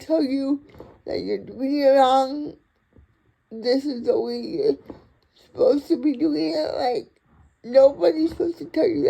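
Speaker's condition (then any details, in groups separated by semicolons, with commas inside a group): Cerebral palsy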